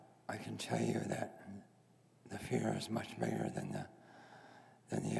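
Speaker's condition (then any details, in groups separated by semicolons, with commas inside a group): Head and neck cancer; vocal cord paralysis affects voice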